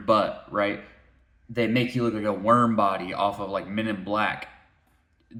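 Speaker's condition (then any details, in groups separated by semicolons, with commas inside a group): No condition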